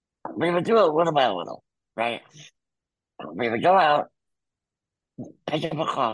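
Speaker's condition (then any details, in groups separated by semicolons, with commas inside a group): Muscular dystrophy; congenital, wheelchair user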